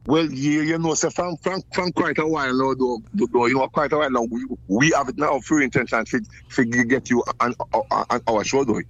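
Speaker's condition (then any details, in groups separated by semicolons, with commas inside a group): Stammer; present for years; tongue less fluent than others, still avoids talking in public; repeated sounds, repeated words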